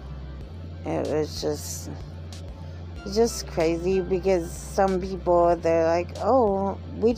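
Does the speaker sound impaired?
Yes: mild cerebral palsy; born not breathing after overdue home birth, almost 12 pounds, walked at almost 3, diagnosed at 18, seizures; seizures affect speech and motor skills, speech problems since school, almost lethargic when tired.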